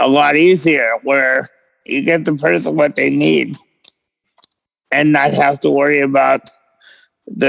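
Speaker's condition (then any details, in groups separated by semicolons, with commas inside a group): Cerebral palsy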